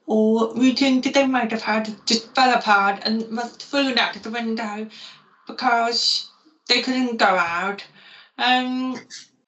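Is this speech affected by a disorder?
Yes: profoundly deaf; profound deafness.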